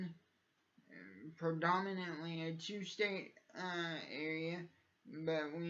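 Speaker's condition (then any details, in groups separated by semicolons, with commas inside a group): Cerebral palsy; from birth, uses wheelchair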